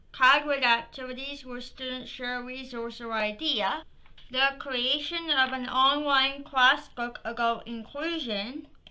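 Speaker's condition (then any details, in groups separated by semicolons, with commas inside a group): Cerebral palsy; from birth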